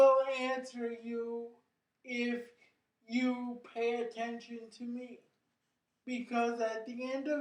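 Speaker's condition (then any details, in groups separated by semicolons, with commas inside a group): Cerebral palsy; brain injury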